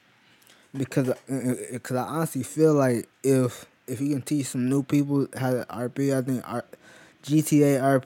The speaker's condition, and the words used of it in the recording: Stuttering. But I do stutter a lot because I do got that that disability.